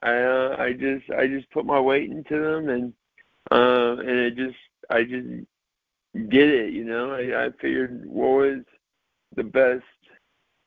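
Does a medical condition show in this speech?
Yes: cerebral palsy; mild cerebral palsy, diagnosed at age three.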